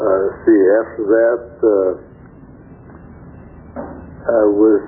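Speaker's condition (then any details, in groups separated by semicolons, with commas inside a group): Stroke affecting throat muscles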